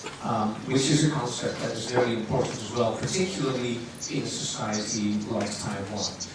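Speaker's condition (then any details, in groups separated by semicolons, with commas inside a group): No condition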